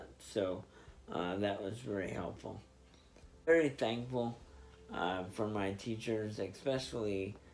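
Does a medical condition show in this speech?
Yes: spastic diplegia cerebral palsy.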